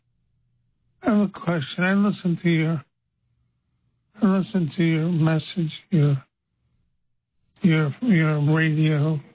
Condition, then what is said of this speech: Parkinson's disease. Losing the ability to walk, losing the ability to talk.